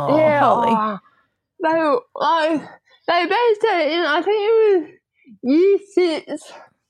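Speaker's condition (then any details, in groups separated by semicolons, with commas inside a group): Cerebral palsy; spastic diplegia, both legs affected, hands mildly affected, found not developing properly, early intervention therapy; teenager, fully mobile without wheelchair, scooter planned through NDIS, on medication, no surgery yet; speech a bit odd, typing easier, computer full-time for schoolwork since grade one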